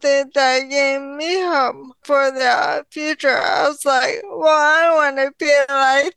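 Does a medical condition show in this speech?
Yes: ALS; diagnosed at age 33, slower progression than expected, power in legs not arms; about 8 years since diagnosis, responds to gentle careful strength-building exercise.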